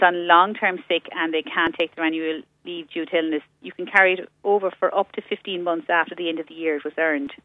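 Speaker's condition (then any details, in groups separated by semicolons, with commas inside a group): No condition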